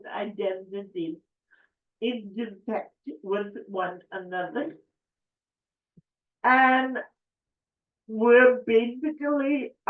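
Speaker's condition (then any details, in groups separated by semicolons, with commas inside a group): Cerebral palsy; affects speech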